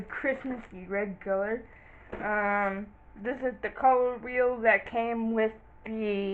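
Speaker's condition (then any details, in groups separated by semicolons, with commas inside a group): Cerebral palsy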